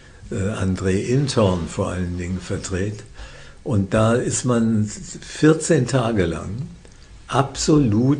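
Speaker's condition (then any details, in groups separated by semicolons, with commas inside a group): Parkinson's disease; diagnosed by a psychiatrist, treated by professor Jens Volkmann in Würzburg, on medication; physically active, symptoms barely noticeable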